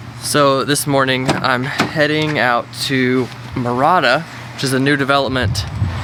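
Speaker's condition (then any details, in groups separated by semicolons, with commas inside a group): No condition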